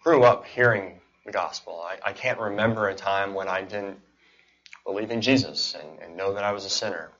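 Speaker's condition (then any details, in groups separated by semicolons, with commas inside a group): Cleft palate and cleft lip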